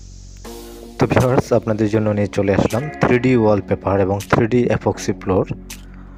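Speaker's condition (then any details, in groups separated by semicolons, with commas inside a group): No condition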